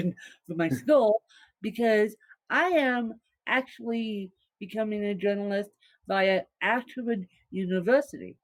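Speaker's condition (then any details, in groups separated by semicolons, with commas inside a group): Cerebral palsy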